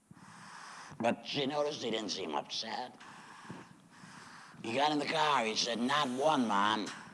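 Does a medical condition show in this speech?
Yes: laryngectomy; chemo and radiation.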